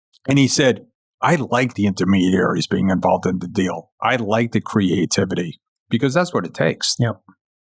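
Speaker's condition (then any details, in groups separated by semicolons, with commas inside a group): No condition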